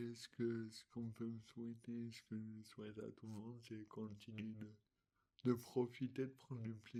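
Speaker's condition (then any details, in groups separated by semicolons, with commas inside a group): Dystonia; articulation difficulties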